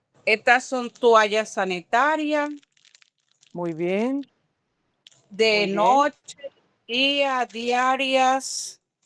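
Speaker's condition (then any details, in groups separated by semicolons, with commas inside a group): No condition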